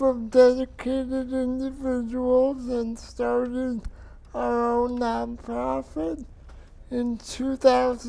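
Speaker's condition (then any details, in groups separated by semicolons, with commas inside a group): Cerebral palsy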